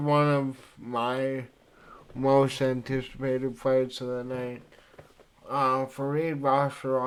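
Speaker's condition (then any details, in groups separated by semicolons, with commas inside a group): Cerebral palsy; speech affected by cerebral palsy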